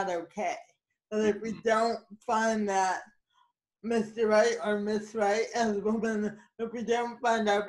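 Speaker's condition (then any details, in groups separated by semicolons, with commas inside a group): Cerebral palsy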